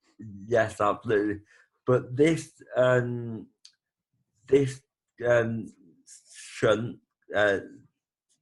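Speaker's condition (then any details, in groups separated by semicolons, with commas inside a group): Brain bleed with facial paralysis; bleed after ventricle operation, left facial paralysis, jaw tightening; about five years since operation and bleed; needed NG tube after bleed, jaw tightness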